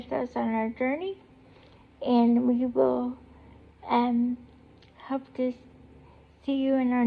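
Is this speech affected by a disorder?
Yes: cerebral palsy; able to talk.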